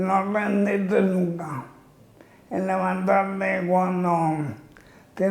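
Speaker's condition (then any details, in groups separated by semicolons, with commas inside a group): Amyotrophic lateral sclerosis (ela)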